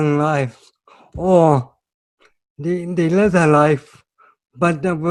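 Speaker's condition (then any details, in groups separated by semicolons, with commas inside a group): Cerebral palsy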